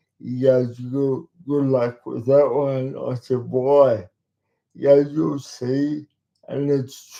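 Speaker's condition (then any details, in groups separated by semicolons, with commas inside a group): Cerebral palsy; talks slowly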